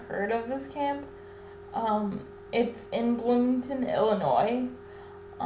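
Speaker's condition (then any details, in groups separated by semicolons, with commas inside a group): Cerebral palsy; infant ventilator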